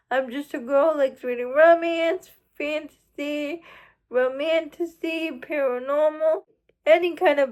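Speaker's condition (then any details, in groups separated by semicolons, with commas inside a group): Cerebral palsy; uses wheelchair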